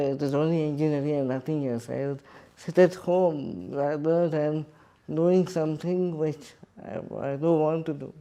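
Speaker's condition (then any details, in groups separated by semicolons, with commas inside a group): Cerebral palsy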